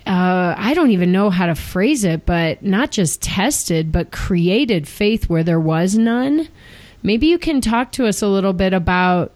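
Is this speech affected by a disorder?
No.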